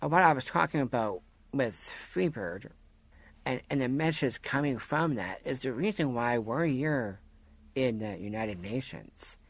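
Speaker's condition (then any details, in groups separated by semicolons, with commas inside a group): Down syndrome; disability since childhood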